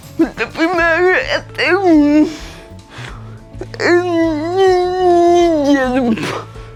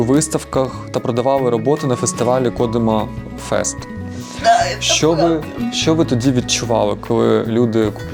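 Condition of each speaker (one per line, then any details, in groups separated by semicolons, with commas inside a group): Cerebral palsy; childhood form, bedridden nine years in childhood; walks with difficulty, falls sometimes, massage and training
No condition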